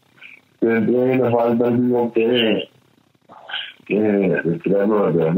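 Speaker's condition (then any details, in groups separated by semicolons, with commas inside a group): Cerebral palsy; affects movement and speech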